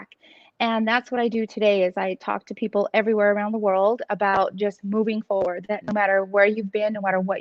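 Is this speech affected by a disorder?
No.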